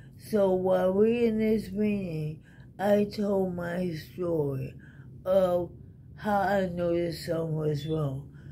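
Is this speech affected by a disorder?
Yes: ALS.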